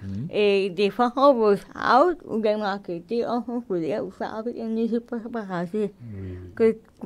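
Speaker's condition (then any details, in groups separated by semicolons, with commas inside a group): Cerebral palsy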